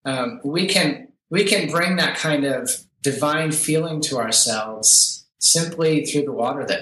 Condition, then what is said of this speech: None; typical speech.